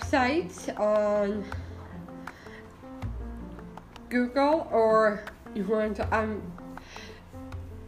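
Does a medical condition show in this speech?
Yes: Down syndrome.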